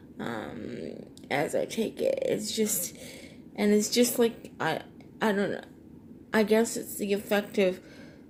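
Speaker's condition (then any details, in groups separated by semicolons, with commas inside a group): Cerebral palsy, triplegia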